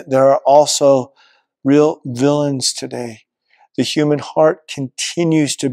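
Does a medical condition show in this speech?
No.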